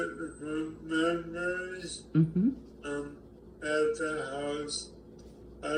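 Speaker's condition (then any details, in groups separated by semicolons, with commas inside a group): ALS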